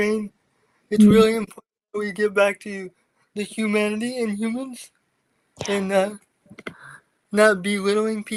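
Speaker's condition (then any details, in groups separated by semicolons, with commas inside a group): Cerebral palsy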